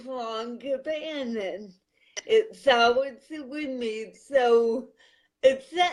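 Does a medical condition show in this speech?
Yes: cerebral palsy; lifelong.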